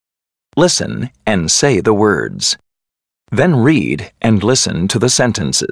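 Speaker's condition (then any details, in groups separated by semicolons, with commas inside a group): No condition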